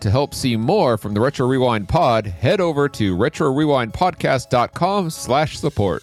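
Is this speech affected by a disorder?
No.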